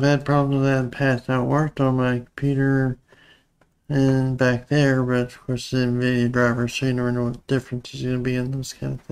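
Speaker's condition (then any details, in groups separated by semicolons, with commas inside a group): Parkinson's disease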